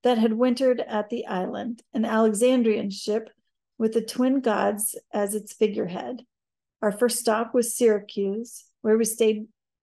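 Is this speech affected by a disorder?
No.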